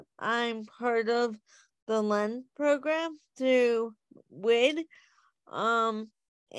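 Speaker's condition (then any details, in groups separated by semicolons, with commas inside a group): Cerebral palsy with quadriplegia; quadriplegia, cannot move independently; many specialists needed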